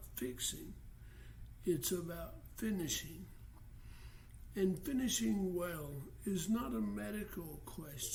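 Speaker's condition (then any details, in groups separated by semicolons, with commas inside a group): Parkinson's disease; stage 3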